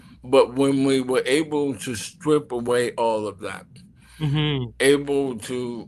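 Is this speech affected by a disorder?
Yes: ALS; throat muscles affected, speech slowed.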